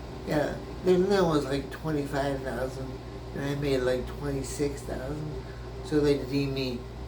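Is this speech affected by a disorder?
Yes: brain injury; memory greatly affected.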